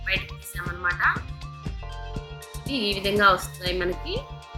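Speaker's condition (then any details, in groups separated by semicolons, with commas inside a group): No condition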